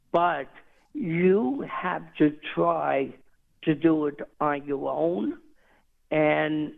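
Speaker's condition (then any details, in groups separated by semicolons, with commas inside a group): Cerebral palsy; never expected to walk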